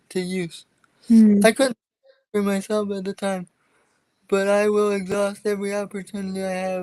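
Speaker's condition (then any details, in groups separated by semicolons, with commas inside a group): Cerebral palsy; from birth, wheelchair user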